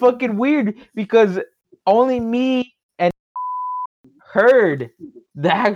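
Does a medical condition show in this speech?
No.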